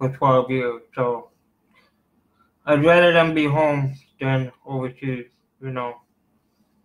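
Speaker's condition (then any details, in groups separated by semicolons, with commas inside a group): Cerebral palsy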